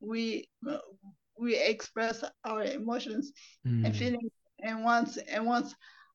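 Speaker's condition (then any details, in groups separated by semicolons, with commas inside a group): Stuttering after brain injury; acquired, brain damage at 10 after pneumonia coma, myasthenia gravis weakened muscles and breathing, wheelchair; currently in speech therapy at Fluency Plus program, speech therapy whole life; ongoing stuttering, bad speech days, weeks or months; repeated words, prolonged sounds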